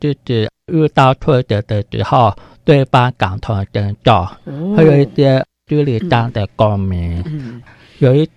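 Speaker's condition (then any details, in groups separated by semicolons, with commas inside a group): Hearing impairment; congenitally deaf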